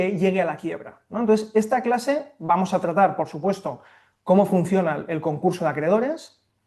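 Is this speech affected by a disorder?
No.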